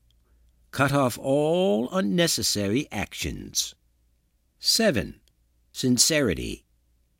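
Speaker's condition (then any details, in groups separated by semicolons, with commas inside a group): No condition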